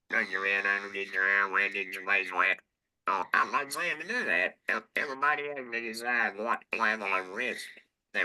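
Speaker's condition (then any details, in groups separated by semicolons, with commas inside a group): Laryngectomy; total laryngectomy, stage four vocal cord tumors; TE voice or electrolarynx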